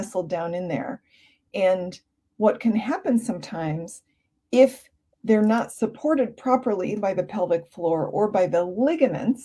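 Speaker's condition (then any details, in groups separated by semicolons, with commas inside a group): No condition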